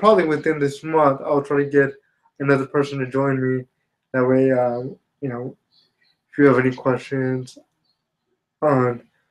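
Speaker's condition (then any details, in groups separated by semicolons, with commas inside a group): Spastic quadriplegia cerebral palsy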